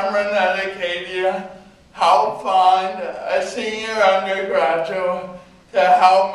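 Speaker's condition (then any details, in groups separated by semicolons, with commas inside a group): Cerebral palsy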